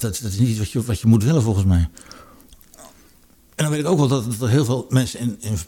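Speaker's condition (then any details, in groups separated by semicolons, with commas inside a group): Parkinson's disease; brain disease for almost eight years, walks with cane, falls regularly, stayed in Parkinson clinic; becomes choked up discussing topic, attributed partly to Parkinson; speaks with difficulty, audibly so now, harder than before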